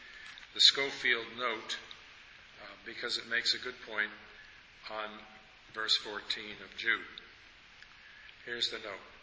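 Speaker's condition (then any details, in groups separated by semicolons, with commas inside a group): No condition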